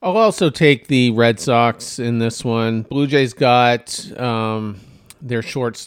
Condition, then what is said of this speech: No condition.